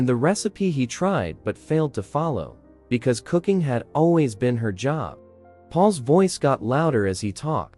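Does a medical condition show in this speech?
No.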